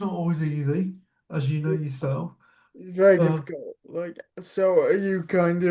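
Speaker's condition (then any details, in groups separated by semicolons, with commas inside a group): Cerebral palsy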